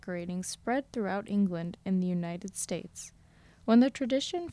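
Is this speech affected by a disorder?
No.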